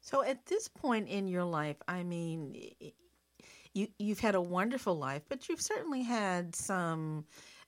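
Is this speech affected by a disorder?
No.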